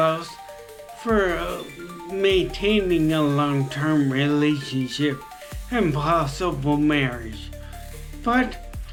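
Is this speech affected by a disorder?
Yes: traumatic brain injury; very debilitating.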